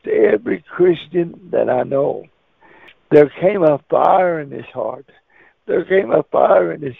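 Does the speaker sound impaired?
Yes: cerebral palsy; wheelchair user.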